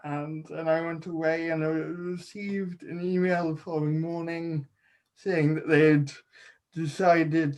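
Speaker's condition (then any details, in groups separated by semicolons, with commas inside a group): Cerebral palsy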